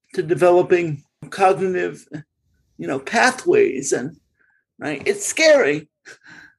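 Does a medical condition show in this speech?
Yes: cerebral palsy; congenital cerebral palsy, since birth, born in Bridgeport, Connecticut, segregated schooling.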